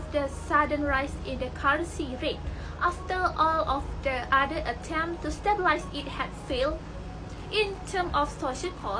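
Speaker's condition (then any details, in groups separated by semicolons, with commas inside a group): No condition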